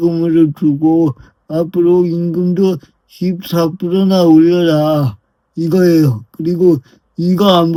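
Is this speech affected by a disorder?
Yes: brain lesion disability.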